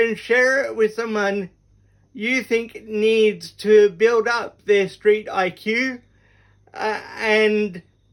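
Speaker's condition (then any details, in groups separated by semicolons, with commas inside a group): Cerebral palsy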